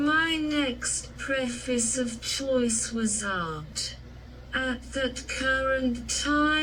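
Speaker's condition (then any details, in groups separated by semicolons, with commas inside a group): Cerebral palsy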